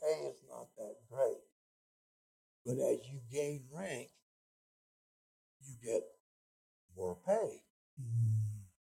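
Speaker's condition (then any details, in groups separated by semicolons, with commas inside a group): Speech impediment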